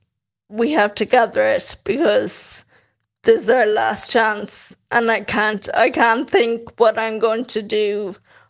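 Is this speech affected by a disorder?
Yes: Friedreich's ataxia; drug treatment refused, campaigning for access.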